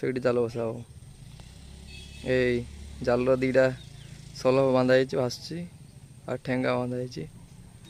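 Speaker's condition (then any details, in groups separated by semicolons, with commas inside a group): No condition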